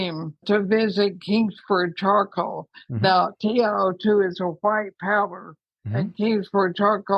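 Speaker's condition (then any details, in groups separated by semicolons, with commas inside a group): ALS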